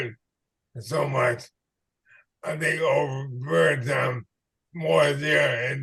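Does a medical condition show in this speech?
Yes: ALS/MND.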